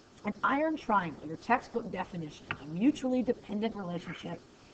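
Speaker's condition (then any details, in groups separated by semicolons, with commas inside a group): No condition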